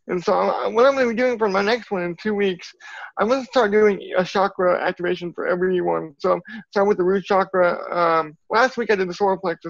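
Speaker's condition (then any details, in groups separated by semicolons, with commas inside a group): Cerebral palsy; from birth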